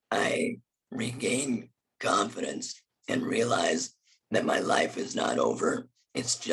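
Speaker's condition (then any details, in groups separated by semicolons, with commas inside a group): Laryngectomy; about five years after surgery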